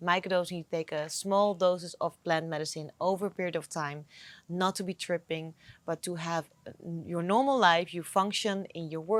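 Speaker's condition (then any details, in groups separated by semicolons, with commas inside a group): No condition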